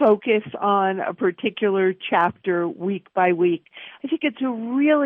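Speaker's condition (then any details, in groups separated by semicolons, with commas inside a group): No condition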